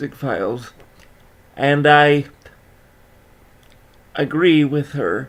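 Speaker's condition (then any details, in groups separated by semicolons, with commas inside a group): Cerebral palsy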